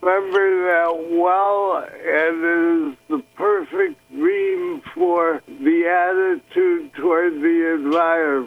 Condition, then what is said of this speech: Parkinson's disease. For example, my speech may sound slow or halting to you.